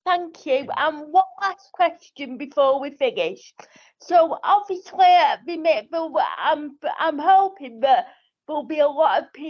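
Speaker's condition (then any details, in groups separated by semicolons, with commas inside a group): Cerebral palsy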